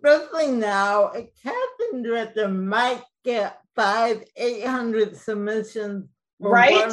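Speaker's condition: Cerebral palsy, mild; speech mildly affected

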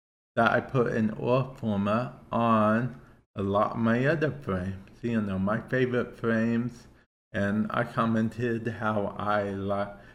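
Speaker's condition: Cerebral palsy; affects speech to an extent

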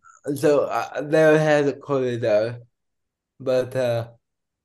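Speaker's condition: Cerebral palsy; heart stopped twice

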